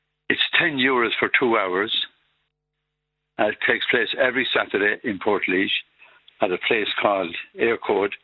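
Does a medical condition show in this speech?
Yes: Parkinson's; progressive, over 10 years since diagnosis, no cure; Rock Steady Boxing, weekly 2-hour non-contact class, Portlaoise gym with Merrick, home punch bag, bike, walking.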